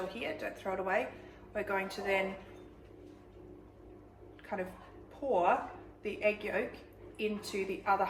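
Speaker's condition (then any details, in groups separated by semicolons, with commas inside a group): No condition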